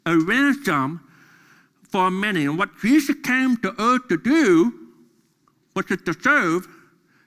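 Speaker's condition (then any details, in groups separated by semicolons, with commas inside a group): Deafness; deaf during school years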